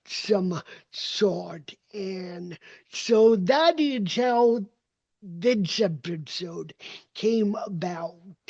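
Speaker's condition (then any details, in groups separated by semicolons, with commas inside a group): Cerebral palsy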